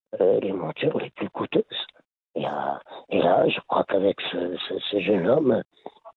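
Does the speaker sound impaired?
Yes: laryngeal cancer; laryngeal cancer linked to heavy smoking.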